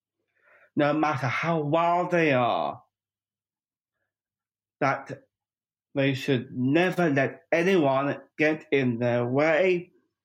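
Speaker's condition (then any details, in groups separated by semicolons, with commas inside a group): Down syndrome; 45 years old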